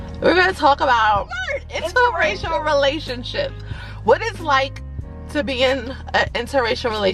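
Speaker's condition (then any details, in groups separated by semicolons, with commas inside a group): No condition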